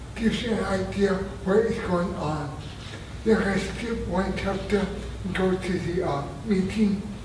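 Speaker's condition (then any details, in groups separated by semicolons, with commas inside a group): Traumatic brain injury; near-fatal injury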